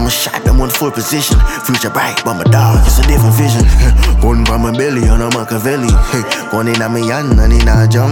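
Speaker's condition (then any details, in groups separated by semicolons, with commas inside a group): No condition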